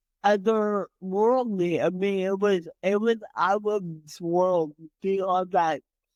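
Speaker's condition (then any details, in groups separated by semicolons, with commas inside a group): Cerebral palsy; from birth, entire left side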